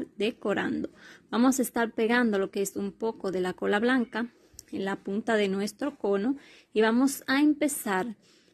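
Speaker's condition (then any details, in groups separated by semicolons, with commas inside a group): No condition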